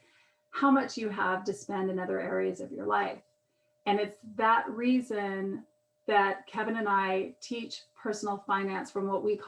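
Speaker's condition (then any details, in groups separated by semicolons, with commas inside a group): No condition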